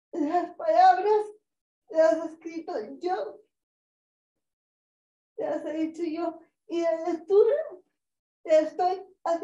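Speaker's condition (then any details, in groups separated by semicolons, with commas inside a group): Cerebral palsy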